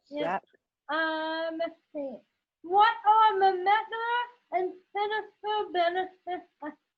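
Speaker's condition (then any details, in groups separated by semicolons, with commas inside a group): Cerebral palsy, spastic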